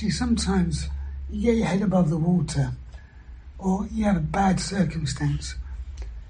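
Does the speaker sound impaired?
Yes: throat cancer surgery, vocal injections; cancerous neck tumour, operations at Guy's, radiotherapy, one vocal cord half paralysed, deaf one ear, BAHA hearing aid; whispered after surgery, two or three words per breath, injections now allow full sentences.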